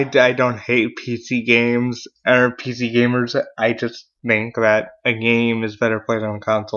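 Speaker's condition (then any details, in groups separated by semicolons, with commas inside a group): Cerebral palsy; mild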